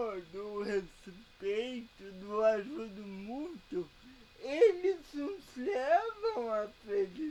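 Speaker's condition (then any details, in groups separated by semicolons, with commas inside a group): Paralysis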